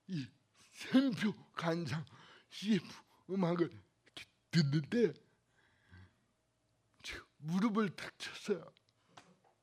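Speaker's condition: Cerebral palsy; lifelong pain

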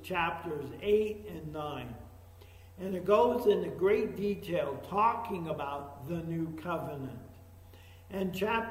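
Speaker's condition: ALS; ALS diagnosed this past spring

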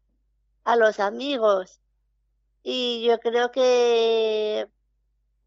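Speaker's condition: Down syndrome; interviewed by telephone

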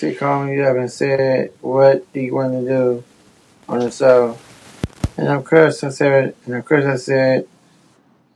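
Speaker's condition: Down syndrome; hesitant

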